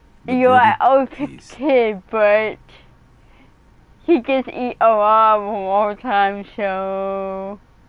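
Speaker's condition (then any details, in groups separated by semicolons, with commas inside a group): Cerebral palsy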